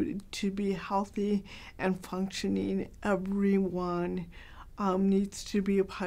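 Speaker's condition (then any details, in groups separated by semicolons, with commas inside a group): Cerebral palsy, mild; hard to understand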